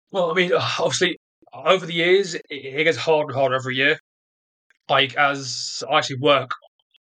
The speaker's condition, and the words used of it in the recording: Stuttering. I'm trying to ignore the fact that I'm making those mistakes as I'm trying to think of what else to say.